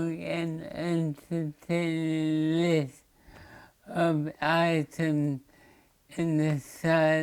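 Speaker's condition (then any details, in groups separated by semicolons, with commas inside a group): Motor neurone disease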